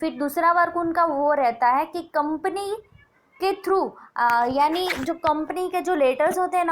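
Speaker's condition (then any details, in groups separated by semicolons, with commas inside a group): No condition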